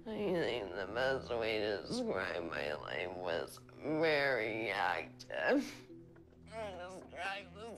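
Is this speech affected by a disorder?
Yes: ALS.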